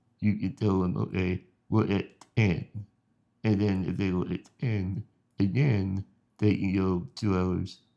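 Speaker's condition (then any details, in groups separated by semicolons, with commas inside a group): Spinal muscular atrophy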